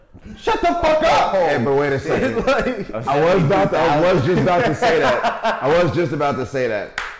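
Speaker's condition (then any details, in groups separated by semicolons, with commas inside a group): No condition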